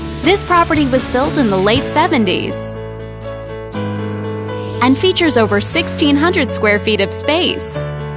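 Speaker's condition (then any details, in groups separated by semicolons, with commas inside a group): No condition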